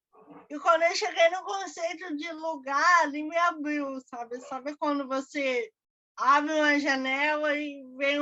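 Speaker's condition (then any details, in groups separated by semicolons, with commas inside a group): Cerebral palsy; diagnosed at about one year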